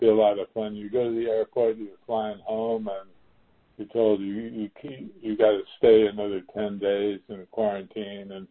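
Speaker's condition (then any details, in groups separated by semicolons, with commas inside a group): Parkinson's; stem cell infusions in houston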